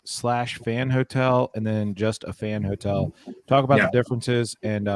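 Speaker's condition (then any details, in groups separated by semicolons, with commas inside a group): No condition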